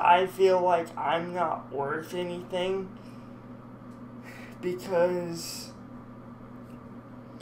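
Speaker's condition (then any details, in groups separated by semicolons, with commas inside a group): Cerebral palsy; speech sometimes affected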